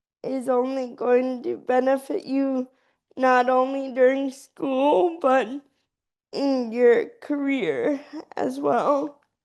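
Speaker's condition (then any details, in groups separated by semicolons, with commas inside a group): Cerebral palsy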